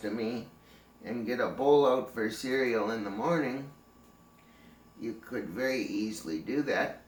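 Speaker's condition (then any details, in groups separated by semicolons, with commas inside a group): Cerebral palsy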